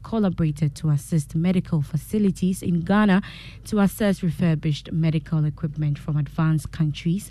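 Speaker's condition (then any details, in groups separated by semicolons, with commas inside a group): No condition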